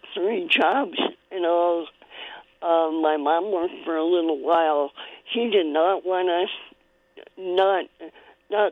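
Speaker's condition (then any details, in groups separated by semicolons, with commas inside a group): Cleft palate; congenital, present from birth, spoon feeding needed in early childhood; spoon feeding needed at one point in early childhood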